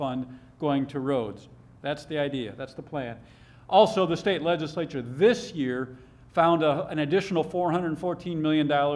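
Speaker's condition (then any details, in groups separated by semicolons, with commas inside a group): No condition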